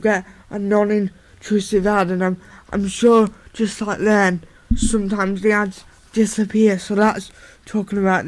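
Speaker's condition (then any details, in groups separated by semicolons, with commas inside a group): Cerebral palsy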